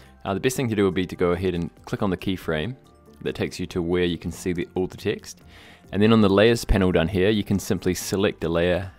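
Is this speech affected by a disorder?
No.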